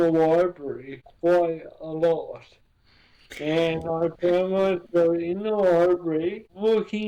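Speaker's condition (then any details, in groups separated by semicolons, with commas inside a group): Cerebral palsy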